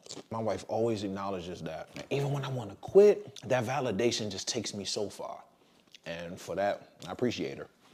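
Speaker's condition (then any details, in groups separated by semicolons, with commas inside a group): No condition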